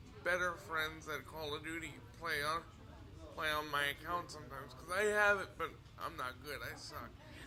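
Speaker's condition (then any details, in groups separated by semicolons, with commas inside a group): Cerebral palsy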